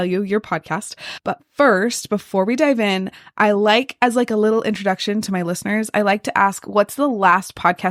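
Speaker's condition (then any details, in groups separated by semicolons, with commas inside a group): No condition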